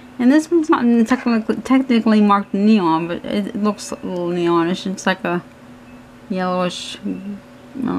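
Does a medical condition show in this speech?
Yes: cerebral palsy; hands affected, shaking.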